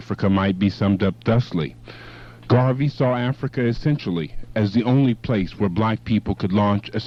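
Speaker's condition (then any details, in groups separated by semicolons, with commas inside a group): No condition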